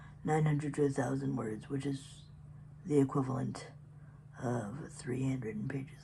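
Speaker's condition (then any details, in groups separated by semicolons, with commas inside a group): Cerebral palsy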